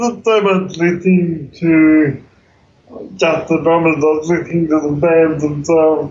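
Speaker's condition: Cerebral palsy; congenital, wheelchair user

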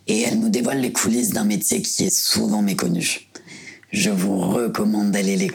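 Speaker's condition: Vocal cord cancer; head and neck cancer of vocal cords, onset under age 30

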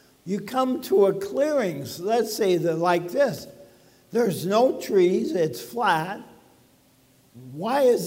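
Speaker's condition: ALS; talking a little bit funny

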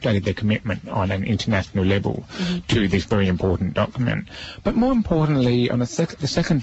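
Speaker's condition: Deafness; only feels vibration

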